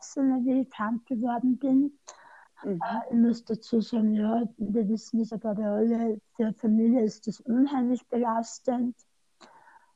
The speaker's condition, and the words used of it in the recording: Tongue cancer surgery. Also bitte unbedingt darauf aufmerksam machen, wann das zu schnell oder zu undeutlich ist.